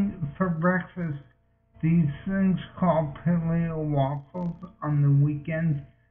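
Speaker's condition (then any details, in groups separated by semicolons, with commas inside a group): Multiple sclerosis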